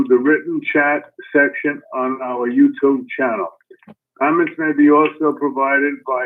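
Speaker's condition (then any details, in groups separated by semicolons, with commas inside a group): No condition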